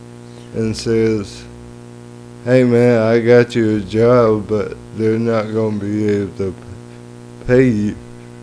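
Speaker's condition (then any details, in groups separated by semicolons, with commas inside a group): Cerebral palsy; lifelong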